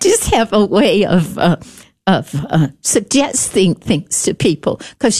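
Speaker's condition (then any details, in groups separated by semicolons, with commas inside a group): Spasmodic dysphonia; speech therapists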